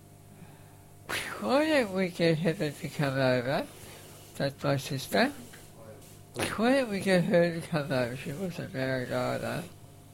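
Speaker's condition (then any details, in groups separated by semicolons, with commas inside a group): Facioscapulohumeral muscular dystrophy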